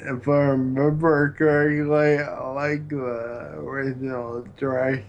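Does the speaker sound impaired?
Yes: Friedreich's ataxia; coordination and heart.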